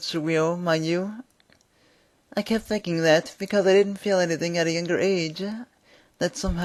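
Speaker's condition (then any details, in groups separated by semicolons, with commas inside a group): Cerebral palsy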